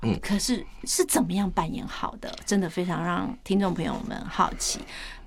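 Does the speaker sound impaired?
No.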